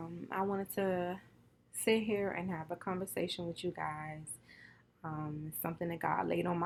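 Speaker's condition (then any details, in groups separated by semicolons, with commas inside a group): No condition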